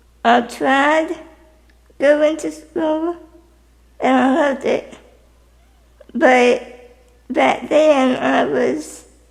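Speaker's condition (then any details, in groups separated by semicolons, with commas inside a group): Spinal muscular atrophy type 2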